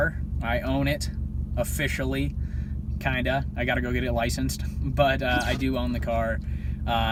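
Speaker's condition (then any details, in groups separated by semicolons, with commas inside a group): No condition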